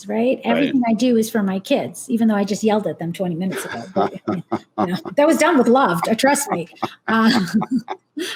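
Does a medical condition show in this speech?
No.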